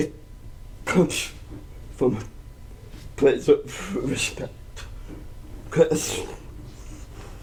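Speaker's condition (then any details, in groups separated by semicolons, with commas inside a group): Cerebral palsy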